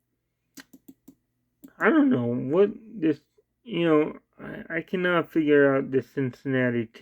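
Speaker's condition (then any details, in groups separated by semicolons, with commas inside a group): Cerebral palsy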